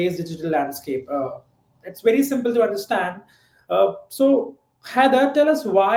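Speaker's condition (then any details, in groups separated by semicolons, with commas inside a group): No condition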